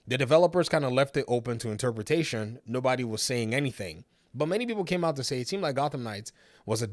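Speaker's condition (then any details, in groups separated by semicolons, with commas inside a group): No condition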